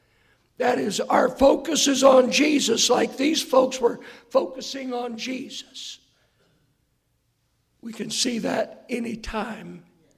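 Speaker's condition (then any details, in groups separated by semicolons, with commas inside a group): Hoarseness after vocal cord surgery; not smooth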